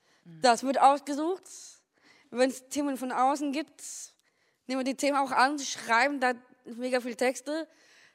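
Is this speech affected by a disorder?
Yes: Down syndrome; Trisomy 21, from birth; cannot speak freely very well, read prepared question aloud at wahlkampfarena.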